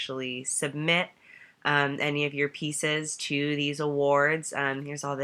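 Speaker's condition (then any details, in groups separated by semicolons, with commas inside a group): No condition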